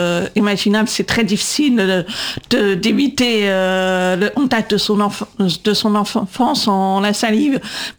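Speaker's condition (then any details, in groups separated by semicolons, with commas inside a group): Profound congenital deafness, congenital, due to cytomegalovirus (CMV); diagnosed 18 months, severe then profound at 8, cochlear implants left 8.5, second 20-22; 20 years speech therapy for speaking and voice control, LPC cued speech, AI struggles to understand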